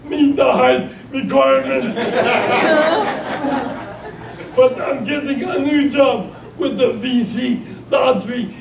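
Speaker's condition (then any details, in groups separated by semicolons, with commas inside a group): Traumatic brain injury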